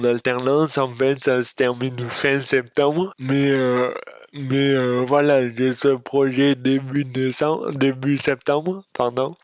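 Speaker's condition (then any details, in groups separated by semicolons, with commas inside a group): Dystonia; speech disorder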